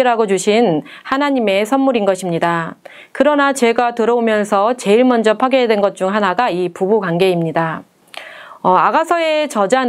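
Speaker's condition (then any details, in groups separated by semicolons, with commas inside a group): No condition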